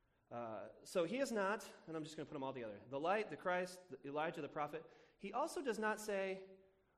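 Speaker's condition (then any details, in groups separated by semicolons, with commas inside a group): No condition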